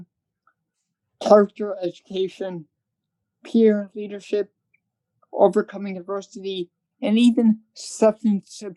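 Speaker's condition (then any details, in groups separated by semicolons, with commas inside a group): Cerebral palsy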